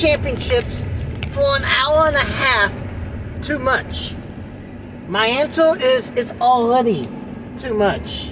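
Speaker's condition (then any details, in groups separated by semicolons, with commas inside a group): No condition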